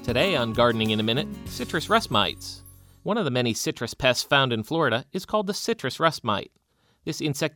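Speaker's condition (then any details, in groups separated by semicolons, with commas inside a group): No condition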